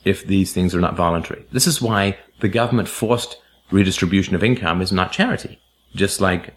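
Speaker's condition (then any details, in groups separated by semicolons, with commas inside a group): No condition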